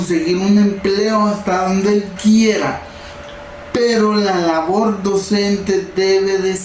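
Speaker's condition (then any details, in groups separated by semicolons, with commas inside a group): Cerebral palsy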